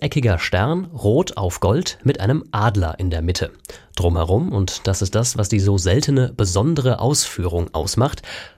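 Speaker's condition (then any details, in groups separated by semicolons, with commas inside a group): No condition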